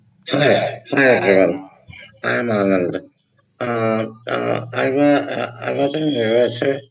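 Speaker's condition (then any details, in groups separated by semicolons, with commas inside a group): Vocal cord paralysis; after voice therapy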